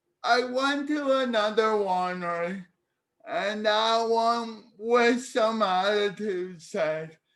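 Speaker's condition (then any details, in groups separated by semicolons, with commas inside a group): Cerebral palsy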